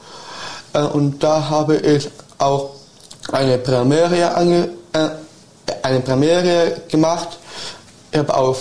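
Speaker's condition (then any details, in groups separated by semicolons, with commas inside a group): Down syndrome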